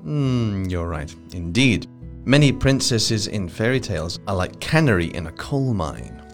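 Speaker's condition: No condition

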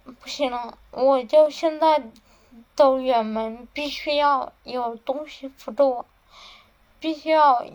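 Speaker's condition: Cerebellar atrophy, hereditary; slurred, muffled articulation, tongue not nimble, listeners struggle to understand

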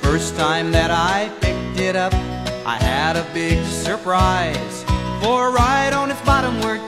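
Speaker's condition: No condition

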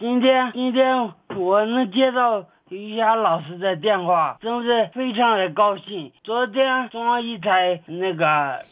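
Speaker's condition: Cerebellar atrophy; onset at age fifteen, possibly from brain trauma, now age 44, physically disabled; speech sounds different from ordinary people, self-described speech impairment, host hears it

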